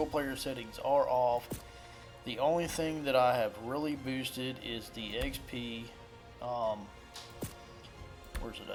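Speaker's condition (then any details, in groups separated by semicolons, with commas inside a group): No condition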